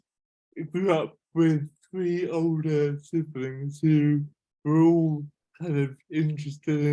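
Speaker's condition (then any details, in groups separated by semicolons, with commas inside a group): Cerebral palsy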